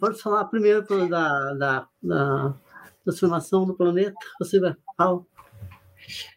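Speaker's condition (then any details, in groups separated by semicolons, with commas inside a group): Parkinson's disease; Parkinson's disease diagnosed 17 years ago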